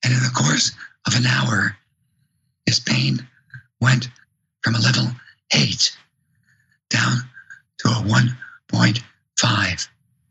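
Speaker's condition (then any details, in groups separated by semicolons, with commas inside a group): Vocal cord paralysis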